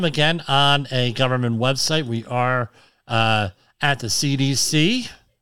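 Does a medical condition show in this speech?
Yes: cleft lip and palate; tinnitus diagnosed about 5 years ago, seen by doctor today as tinnitus worsening.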